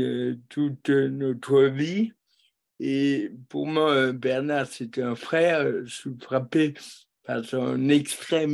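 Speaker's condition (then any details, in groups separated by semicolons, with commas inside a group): Cerebral palsy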